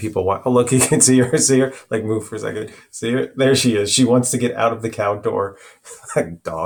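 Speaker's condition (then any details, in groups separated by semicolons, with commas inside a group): No condition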